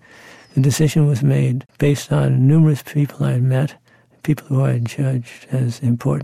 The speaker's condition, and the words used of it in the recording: Parkinson's disease. I used to have a decent voice. Now it's kind of fuzzy.